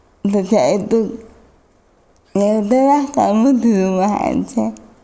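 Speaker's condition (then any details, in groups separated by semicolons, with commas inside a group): Cerebral palsy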